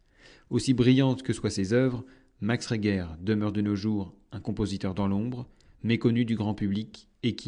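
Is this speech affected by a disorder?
No.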